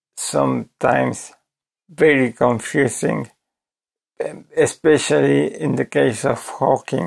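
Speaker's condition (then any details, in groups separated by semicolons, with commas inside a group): ALS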